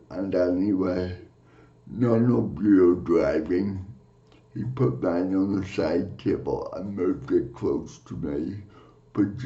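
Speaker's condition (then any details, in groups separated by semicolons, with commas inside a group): Cerebral palsy; from birth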